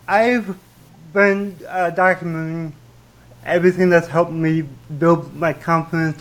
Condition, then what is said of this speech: Stuttering. So that is my way to not stutter in the next